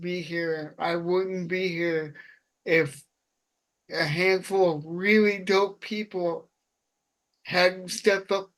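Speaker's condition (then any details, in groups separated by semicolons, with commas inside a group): Cerebral palsy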